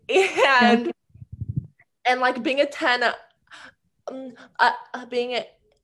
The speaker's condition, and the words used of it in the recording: Stuttering. I mean, obviously communication is difficult at times, but stuttering's just a part of my life.